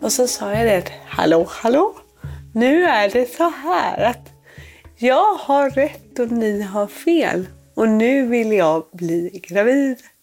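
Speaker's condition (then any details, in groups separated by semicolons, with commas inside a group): Cerebral palsy; born without heartbeat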